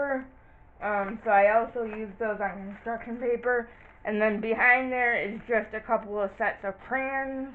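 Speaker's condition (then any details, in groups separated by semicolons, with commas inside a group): Cerebral palsy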